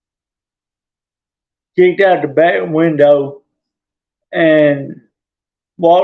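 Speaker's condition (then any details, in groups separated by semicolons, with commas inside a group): Traumatic brain injury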